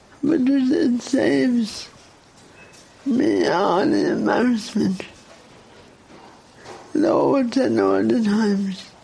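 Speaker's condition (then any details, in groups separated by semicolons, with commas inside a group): Cerebral palsy; disliked childhood speech therapy over 20 years ago; poorly controlled voice, long words take breath, often not understood, thought drunk on phone, hard to hear in crowds, tiring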